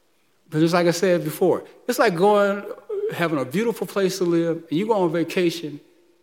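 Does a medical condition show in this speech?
No.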